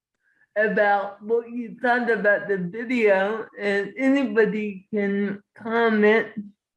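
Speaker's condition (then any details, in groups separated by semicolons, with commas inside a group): Cerebral palsy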